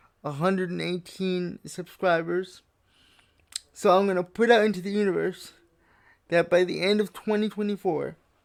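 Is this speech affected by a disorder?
Yes: cerebral palsy.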